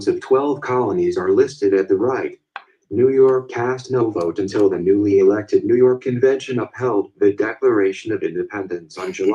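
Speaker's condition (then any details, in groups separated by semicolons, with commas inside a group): No condition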